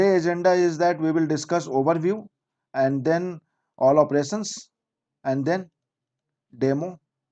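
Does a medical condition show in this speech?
No.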